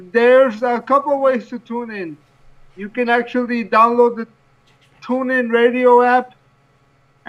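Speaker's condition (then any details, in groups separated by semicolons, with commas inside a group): Cerebral palsy; from birth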